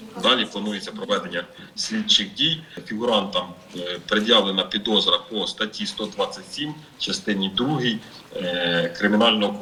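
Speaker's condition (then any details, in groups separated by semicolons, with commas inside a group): No condition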